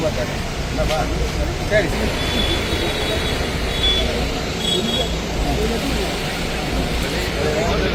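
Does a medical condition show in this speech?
No.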